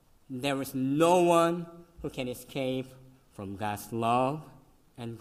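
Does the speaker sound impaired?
Yes: cleft lip and palate; congenital, severe.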